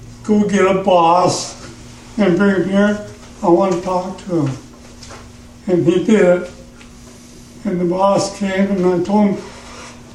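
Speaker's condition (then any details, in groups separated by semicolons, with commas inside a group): Parkinson's; trouble in the throat when speaking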